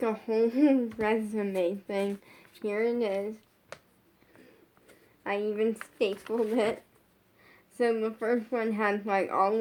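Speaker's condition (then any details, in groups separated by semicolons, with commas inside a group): Brain injury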